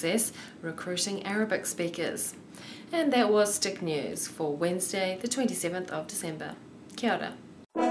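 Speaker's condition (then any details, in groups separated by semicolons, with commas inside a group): No condition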